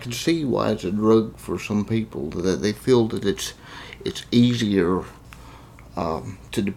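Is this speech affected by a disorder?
Yes: cerebral palsy; congenital cerebral palsy, confined to a wheelchair.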